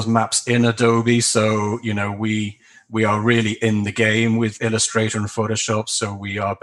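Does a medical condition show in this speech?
No.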